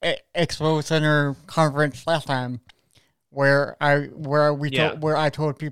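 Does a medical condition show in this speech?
Yes: cerebral palsy; present from birth.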